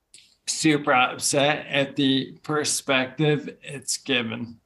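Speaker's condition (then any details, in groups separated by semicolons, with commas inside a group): Bulbar onset ALS; speech problems first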